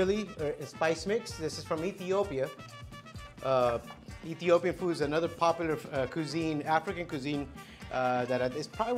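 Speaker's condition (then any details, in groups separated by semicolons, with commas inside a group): No condition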